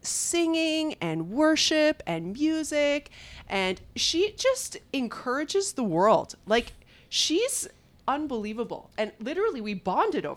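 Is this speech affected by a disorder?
No.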